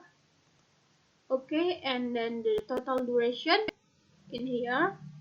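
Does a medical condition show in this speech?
No.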